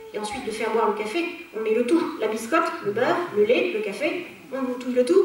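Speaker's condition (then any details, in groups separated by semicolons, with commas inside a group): No condition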